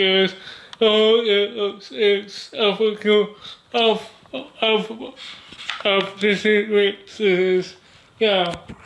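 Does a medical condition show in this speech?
Yes: cerebral palsy; speech disability.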